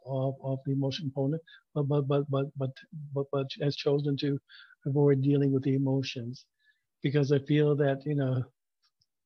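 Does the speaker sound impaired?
Yes: stuttering; severe stutter, earlier avoidance of stuttering, earlier fluency-focused treatment; stuttering during recording; blocks, repetitions and prolongations; here repeated words.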